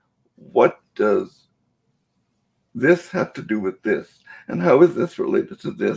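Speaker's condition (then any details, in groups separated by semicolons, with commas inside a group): Cerebral palsy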